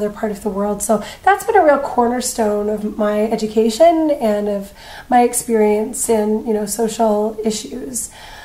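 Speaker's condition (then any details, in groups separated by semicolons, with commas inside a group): No condition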